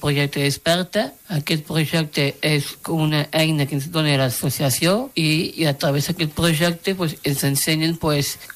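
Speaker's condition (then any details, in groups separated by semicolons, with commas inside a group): Down syndrome; intellectual disability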